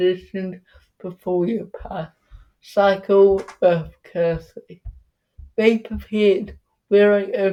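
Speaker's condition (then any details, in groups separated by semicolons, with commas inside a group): Cerebral palsy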